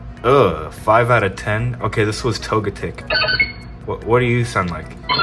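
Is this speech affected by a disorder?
No.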